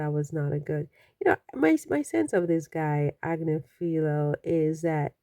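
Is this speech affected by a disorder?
No.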